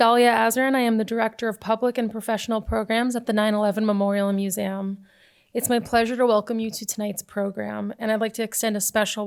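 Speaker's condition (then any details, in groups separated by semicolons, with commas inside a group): No condition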